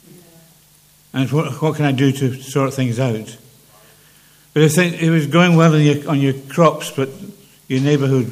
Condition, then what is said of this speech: Parkinson's disease. I haven't preached for some years now, mostly because with Parkinson's, my speech has not been as clear as it would have been, or should have been, please, Lord.